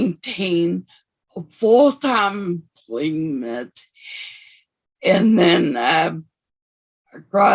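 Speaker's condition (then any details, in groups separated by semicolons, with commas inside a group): Severe anoxic brain injury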